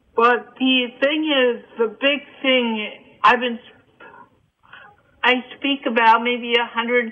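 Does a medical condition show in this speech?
Yes: cerebral palsy and hearing loss; congenital cerebral palsy and hearing loss from birth, seen by 7-9 doctors in New Jersey, told would never walk; almost 51 years old.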